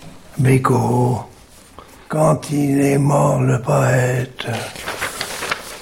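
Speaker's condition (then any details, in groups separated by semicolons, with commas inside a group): Stroke with aphasia; understood well only by few people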